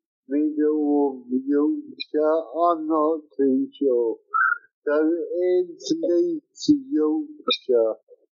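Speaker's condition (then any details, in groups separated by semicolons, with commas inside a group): Cerebral palsy; from birth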